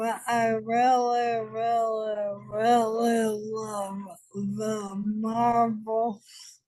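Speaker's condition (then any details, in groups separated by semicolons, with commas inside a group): ALS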